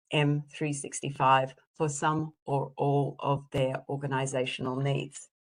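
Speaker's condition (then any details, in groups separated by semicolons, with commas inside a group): No condition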